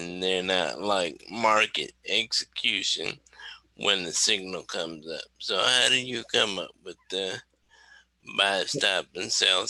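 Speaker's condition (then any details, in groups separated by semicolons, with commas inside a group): Cerebral palsy; wheelchair user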